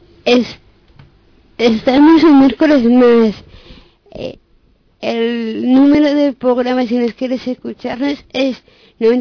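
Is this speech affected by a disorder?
Yes: Down syndrome; radio program of fundación síndrome de down de madrid.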